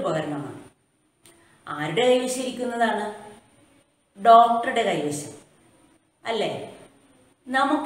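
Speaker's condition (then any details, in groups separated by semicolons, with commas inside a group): No condition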